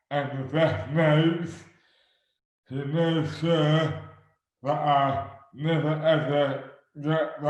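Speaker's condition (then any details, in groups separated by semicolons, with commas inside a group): Dystonia; sudden overnight onset years ago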